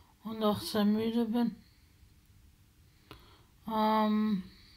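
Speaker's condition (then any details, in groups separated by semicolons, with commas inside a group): Spasticity from birth; multiple sclerosis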